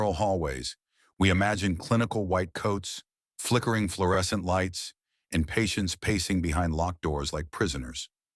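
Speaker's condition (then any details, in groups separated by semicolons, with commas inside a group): No condition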